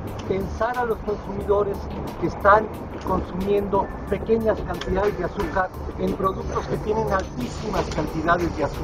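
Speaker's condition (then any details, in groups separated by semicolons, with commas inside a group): No condition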